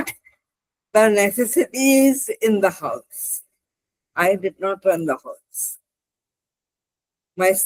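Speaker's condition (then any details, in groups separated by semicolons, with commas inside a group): Cerebral palsy; spastic left hand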